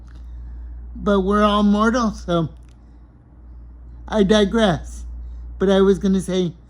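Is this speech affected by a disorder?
Yes: cerebral palsy.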